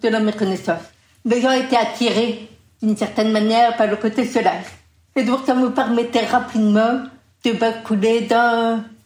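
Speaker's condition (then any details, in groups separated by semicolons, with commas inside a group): Deaf from birth, congenital; 20 years of parrot-like training to speak, now understood in public, voice may sound unusual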